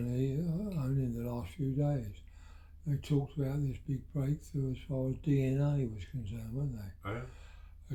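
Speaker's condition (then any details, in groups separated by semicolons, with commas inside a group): Parkinson's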